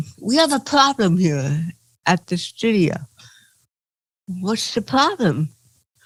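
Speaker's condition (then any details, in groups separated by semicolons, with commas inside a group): Cerebral palsy; from birth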